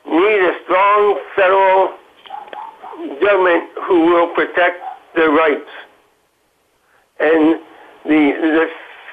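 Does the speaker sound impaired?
Yes: Parkinson's disease; Parkinson's diagnosed five years ago, stutter since at least college years; Parkinson's attacks the jaw.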